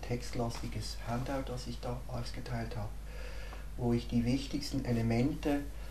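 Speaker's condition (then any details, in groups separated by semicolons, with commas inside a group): No condition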